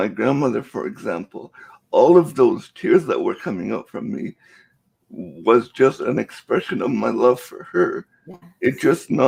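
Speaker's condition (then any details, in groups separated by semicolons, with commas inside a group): Cerebral palsy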